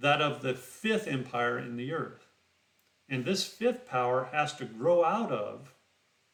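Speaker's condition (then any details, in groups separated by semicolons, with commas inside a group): No condition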